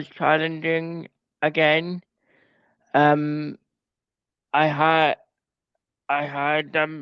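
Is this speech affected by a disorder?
Yes: cerebral palsy.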